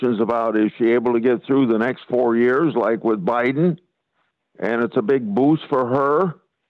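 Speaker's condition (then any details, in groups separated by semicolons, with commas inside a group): No condition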